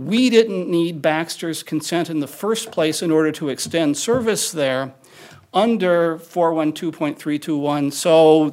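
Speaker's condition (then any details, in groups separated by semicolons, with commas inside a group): No condition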